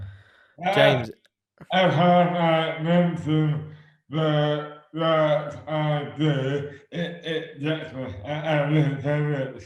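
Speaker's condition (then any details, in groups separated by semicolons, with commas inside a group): Dystonia; affects hands and speech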